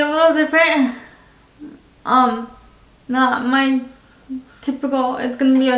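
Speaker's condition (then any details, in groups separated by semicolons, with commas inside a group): Cerebral palsy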